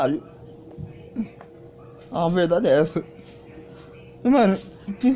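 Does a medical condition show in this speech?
Yes: cerebral palsy.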